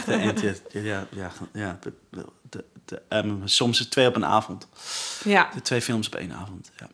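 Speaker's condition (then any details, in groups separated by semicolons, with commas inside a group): Stuttering; ongoing, delayed starting podcast; frequent whole-word repetitions, many fillers like eh and ehm; repeated sounds, repeated words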